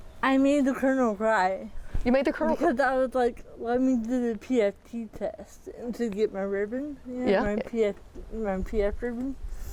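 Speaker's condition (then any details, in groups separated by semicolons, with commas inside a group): Athetoid cerebral palsy, moderate; speech can be hard to understand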